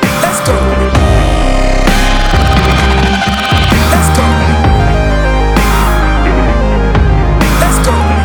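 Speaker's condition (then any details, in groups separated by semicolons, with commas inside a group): No condition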